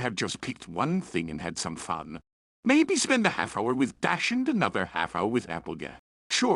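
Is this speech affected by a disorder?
No.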